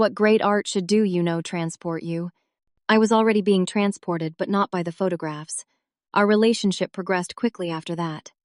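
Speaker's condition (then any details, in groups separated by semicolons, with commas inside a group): No condition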